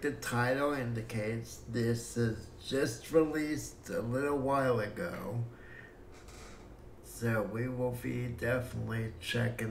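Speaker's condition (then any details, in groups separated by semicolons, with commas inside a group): Cerebral palsy; breathing fine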